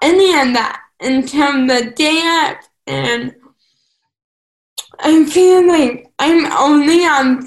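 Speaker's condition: Cerebral palsy; some mental developmental delay

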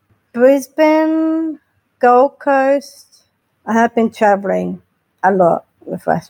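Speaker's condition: Down syndrome; intellectual disability

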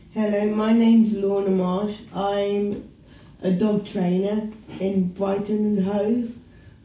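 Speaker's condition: Cerebral palsy quadriplegia; needs one-to-one admin support

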